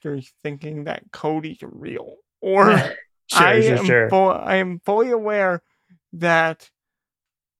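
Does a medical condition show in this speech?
Yes: cerebral palsy; spastic quadriplegic cerebral palsy, all four limbs.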